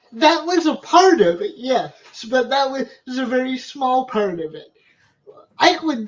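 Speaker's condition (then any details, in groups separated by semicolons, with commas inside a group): Cerebral palsy; wheelchair user, physical therapy; undiagnosed problem over past year and a half, on seven medications including pain medication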